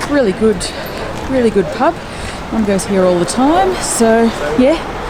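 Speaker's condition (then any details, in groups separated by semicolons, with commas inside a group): No condition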